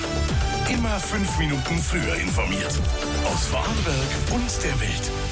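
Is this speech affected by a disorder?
No.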